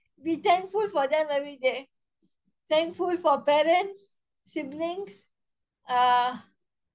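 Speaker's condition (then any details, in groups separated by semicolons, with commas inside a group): Cerebral palsy spastic quadriplegia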